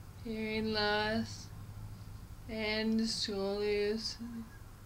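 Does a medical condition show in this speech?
Yes: Friedreich's ataxia; hereditary, defective gene; wheelchair user.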